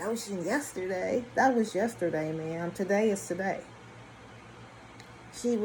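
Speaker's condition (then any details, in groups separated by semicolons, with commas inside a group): No condition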